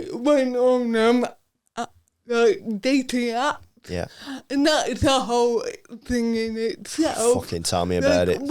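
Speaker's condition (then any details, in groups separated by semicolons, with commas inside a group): Cerebral palsy; affects speech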